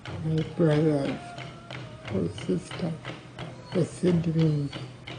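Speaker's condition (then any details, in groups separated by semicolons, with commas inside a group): Cerebral palsy; lost walking, writing, self-feeding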